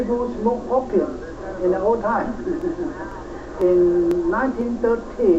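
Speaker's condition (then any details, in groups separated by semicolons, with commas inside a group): No condition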